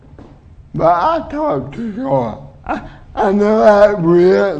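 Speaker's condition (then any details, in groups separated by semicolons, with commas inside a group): Cerebral palsy; 15 minutes without breathing, oxygen lack damaged left brain, uses wheelchair, body constantly fights back; speech a little unclear, a little difficult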